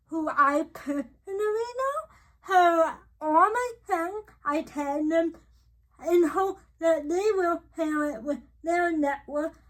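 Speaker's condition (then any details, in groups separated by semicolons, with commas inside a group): Cerebral palsy, spastic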